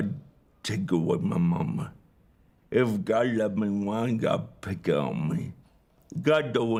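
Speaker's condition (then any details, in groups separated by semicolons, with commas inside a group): Cerebral palsy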